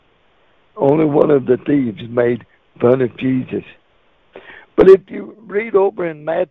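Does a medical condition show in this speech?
Yes: cerebral palsy; wheelchair user.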